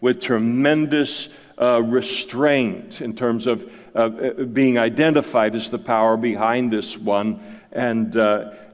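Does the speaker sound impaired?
No.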